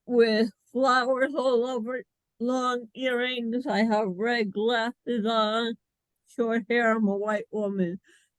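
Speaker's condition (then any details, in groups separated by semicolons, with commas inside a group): Cerebral palsy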